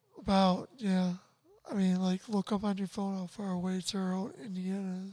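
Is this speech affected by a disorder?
Yes: tracheostomy, ventilator dependent; spinal cord injury from car accident at twenty, paralyzed from neck down, early cuff-up voicelessness; ventilator 24 hours a day through tracheostomy, cannot breathe on own.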